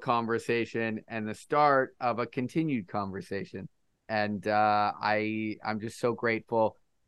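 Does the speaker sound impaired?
No.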